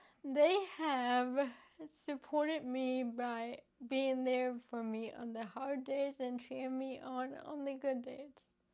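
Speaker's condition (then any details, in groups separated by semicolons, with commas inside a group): Cerebral palsy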